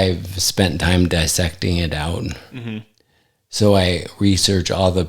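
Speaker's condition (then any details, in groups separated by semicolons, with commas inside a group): ALS; affects hand function; recently diagnosed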